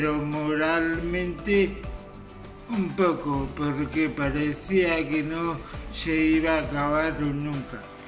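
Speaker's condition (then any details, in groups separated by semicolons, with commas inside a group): Cerebral palsy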